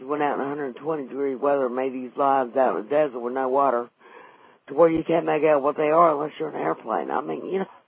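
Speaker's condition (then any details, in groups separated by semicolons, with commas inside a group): Vocal cord paralysis after stroke, unilateral vocal fold paralysis; familial stroke at age 35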